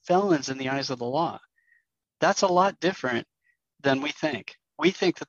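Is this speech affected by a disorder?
No.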